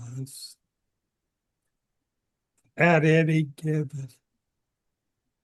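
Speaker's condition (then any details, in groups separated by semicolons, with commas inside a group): ALS; seventh year of disease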